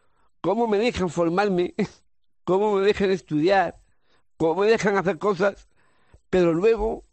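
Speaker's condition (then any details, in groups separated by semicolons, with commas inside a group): Down syndrome; congenital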